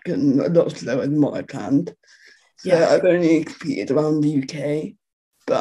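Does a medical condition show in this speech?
Yes: quadriplegic cerebral palsy; present from birth, muscles move uncontrollably; physiotherapy, riding at local RDA recommended by physiotherapist, riding gives temporary relief.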